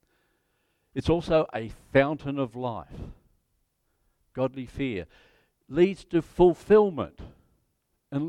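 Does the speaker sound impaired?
No.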